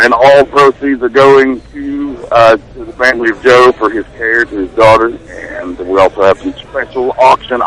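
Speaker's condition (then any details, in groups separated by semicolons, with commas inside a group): No condition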